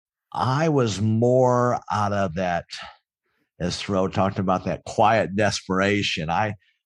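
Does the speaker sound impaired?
Yes: cleft palate; congenital cleft palate.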